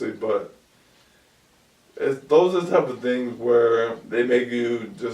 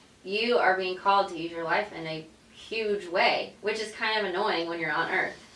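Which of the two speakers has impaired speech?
The first: ALS; about 2 years since onset.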